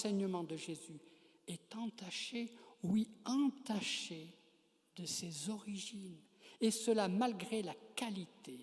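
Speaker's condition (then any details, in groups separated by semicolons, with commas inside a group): No condition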